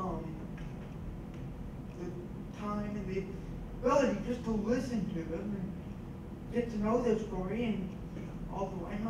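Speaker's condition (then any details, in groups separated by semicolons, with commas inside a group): Cerebral palsy; scoliosis, spinal rebuild surgery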